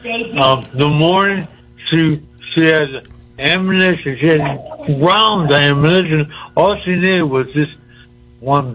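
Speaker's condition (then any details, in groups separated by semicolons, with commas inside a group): Speech impediment; usually hard for host to understand; more intelligible than usual on this call, host understood every word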